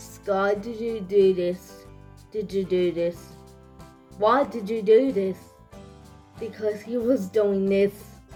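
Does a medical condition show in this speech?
Yes: cerebral palsy.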